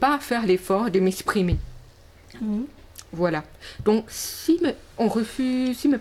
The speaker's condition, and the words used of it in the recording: Deafness. Mes parents refusent que j'apprenne la langue des signes, bah moi j'ai pas d'autre possibilité que de pouvoir me forcer à parler, on va dire.